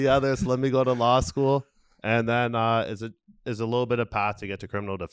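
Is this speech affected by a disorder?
No.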